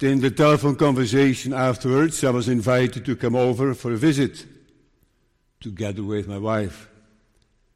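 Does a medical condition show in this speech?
Yes: Parkinson's disease; diagnosed 5 years ago, very slow progression per neurologist; sometimes stutters and blurs words, still preaching.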